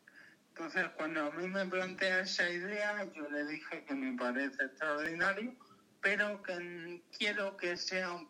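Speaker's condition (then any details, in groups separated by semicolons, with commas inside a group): Cerebral palsy; lifelong physical motor disability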